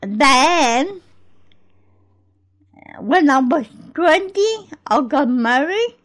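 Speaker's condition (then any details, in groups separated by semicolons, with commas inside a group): Cerebral palsy; born in Greece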